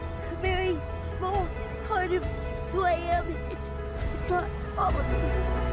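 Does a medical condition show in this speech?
Yes: cerebral palsy; 3 months premature, 3 pounds 3 ounces, heartbeat fell to 1 beat per minute, age 24.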